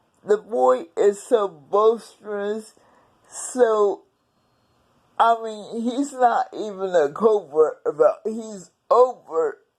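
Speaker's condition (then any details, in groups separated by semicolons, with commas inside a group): Cerebral palsy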